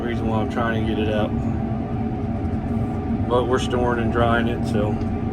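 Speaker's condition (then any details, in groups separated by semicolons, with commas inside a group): No condition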